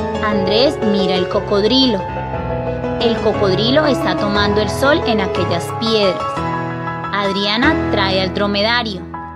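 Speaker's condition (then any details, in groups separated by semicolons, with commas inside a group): No condition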